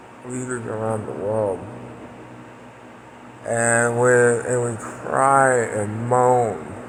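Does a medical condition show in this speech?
Yes: Parkinson's; speech impediment.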